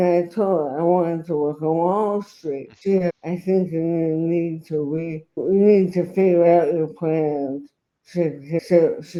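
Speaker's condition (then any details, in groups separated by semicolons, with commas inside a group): Traumatic brain injury; left arm spastic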